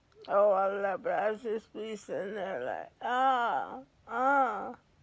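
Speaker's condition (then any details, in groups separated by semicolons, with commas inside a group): ALS; affects hands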